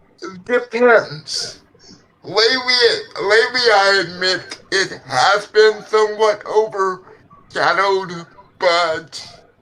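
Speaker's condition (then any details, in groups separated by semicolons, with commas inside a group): Cerebral palsy; legs affected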